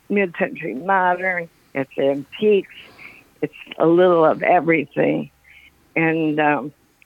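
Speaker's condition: Parkinson's; recent onset

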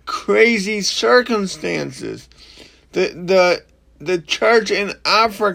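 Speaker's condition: Cerebral palsy; ongoing, not healed

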